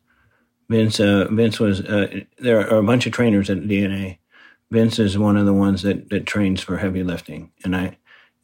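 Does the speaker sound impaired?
Yes: Parkinson's disease; six years since diagnosis, new walking difficulty, needs hand support, minimal medication initially, heavy weightlifting.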